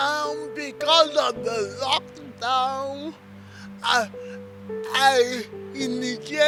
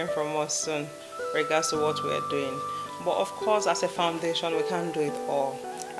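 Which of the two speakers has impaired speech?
The first: cerebral palsy; needed assistance moving, childhood physiotherapy.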